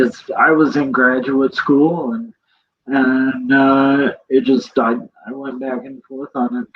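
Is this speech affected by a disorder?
Yes: cerebral palsy; present from birth.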